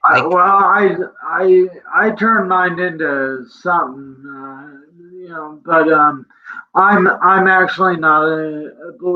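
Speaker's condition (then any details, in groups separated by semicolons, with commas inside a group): Cerebral palsy; present from birth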